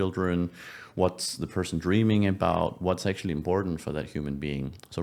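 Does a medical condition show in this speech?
No.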